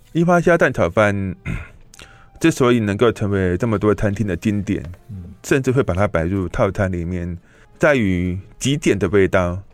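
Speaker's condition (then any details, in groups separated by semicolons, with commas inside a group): Hearing impairment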